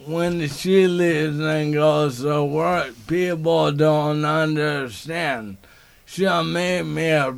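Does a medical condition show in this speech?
Yes: ALS; motor neuron disease, onset with speech impairment and right hand weakness; speech impairment noticed before diagnosis, prompted doctor visit.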